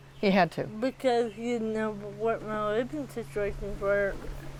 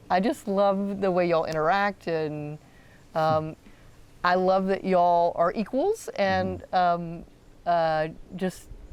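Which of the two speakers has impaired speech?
The first: athetoid cerebral palsy; athetoid, quadriplegia, moderate to severe, GMFCS level 3/4; age 40, walker, power wheelchair daily; may be difficult to understand.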